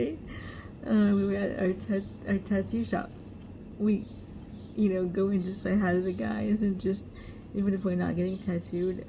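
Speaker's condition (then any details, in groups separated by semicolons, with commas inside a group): Cerebral palsy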